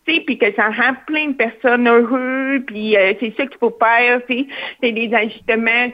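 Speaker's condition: Hearing loss with cochlear implant; hard of hearing, cochlear implant at age 4, operated very young, uses interpreters; masks make understanding others harder

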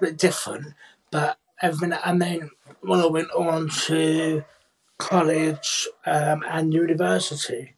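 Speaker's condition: Cerebral palsy, profound hearing loss; speaks clearly and well, no longer signs, most BSL forgotten

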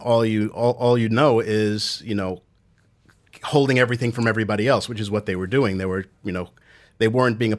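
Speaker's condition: No condition

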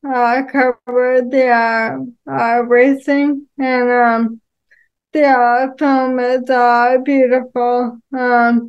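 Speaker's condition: ALS; quick early progression

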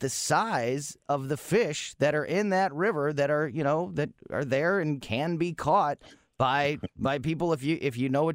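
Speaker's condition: No condition

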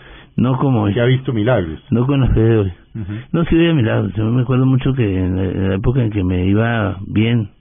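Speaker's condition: Parkinson's disease; stooped posture at times, loss of strength, walking, running and tennis prescribed by neurologist; under neurologist care, seen last week; voice sometimes trembles, sometimes not understood at all

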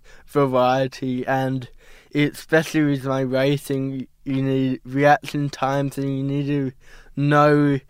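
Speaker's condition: Cerebral palsy; diagnosed at 12 months, Westmead hospital, prognosis may never walk or talk, play-based therapy; age 17, ongoing therapies via Cerebral Palsy Alliance, placing ski poles difficult

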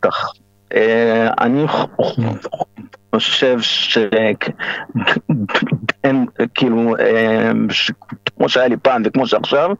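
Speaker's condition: Stuttering; stuttering since age 4, can occur in any situation, such as at a bank; age 38, about 34 years since onset; frequent phrase repetitions, many fillers, broken unfinished sentences, word slips; prolonged sounds, blocks

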